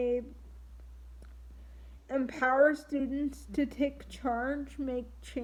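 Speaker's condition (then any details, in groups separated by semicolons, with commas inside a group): Triplegic cerebral palsy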